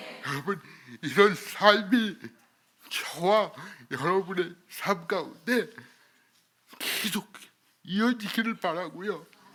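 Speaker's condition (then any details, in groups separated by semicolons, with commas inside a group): Cerebral palsy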